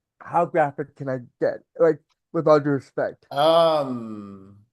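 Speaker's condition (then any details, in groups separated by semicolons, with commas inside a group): Cerebral palsy; mild speech impediment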